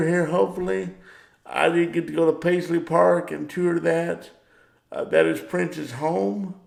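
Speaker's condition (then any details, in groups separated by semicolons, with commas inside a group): Cerebral palsy; power wheelchair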